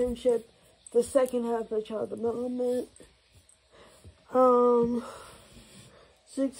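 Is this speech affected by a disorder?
Yes: cerebral palsy; tight muscles, increased muscle tone.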